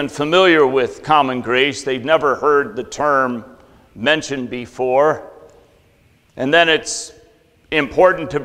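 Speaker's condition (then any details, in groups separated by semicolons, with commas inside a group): No condition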